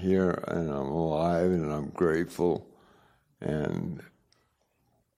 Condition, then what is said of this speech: Stroke. And it left me with an inability to speak intelligibly, and I praise God that even though the equilibrium and balance are a challenge in depth perception